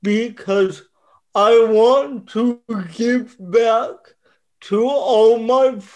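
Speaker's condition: Cerebral palsy; childhood physical therapy, therapist started lifting with ankle weights on dowel bar, therapy became weight training; ongoing gym workouts, reported to make cerebral palsy stronger

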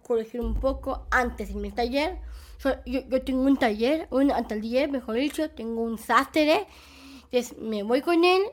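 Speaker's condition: Down syndrome; present from birth

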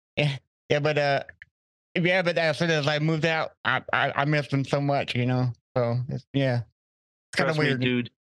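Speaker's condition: Cerebral palsy; very mild cerebral palsy, walks with a walker, no power chair needed

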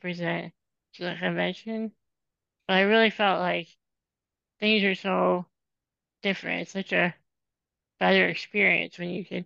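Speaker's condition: Spinal muscular atrophy; from birth

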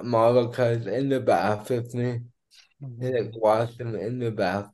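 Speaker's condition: Cerebral palsy; heart stopped twice

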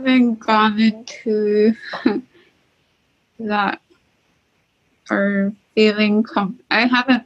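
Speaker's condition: Tracheostomy; facial disfigurement from gunshot wound in suicide attempt at 16, mask worn over 20 years; still has tracheostomy tube, makes running very difficult, once ice plug in tube mid-run

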